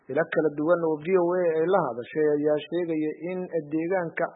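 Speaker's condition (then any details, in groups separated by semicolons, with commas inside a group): No condition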